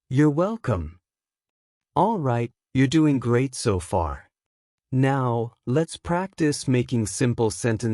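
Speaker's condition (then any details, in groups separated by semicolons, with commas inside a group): No condition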